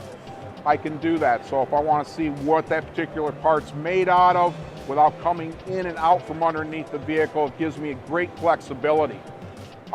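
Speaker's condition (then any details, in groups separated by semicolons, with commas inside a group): No condition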